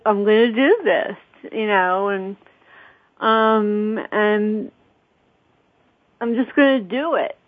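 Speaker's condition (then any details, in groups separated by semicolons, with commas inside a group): Cerebral palsy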